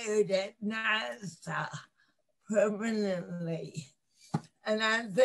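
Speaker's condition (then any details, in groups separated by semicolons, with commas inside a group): Cerebral palsy; lifelong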